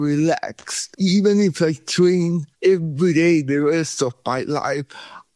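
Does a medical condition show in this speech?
Yes: cerebral palsy; from birth, no breathing first 40 minutes at birth, feet opposite of Charlie Chaplin, body shaking 40 years; muscle cramps and pain from shaking, cramp free after 5 days in Thailand, pain back within 3 days in Sweden.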